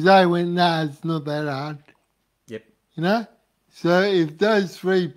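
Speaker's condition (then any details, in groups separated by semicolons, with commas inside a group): Cerebral palsy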